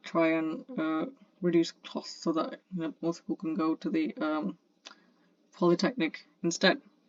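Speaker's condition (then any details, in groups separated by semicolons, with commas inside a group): No condition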